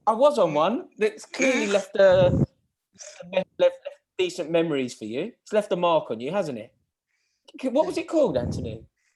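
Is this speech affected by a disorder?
No.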